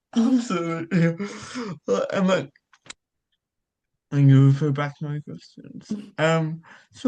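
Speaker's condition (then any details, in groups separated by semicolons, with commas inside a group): Cerebral palsy; childhood surgery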